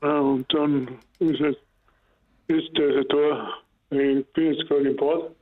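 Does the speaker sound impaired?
Yes: Parkinson's disease; about 10 years since onset, uses rollator, incontinence worsened past year, notices urge late, diaper pants; calling from bathroom, leaking urine during call.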